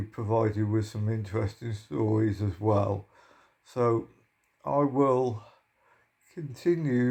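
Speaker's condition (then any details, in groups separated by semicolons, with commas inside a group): Motor neuron disease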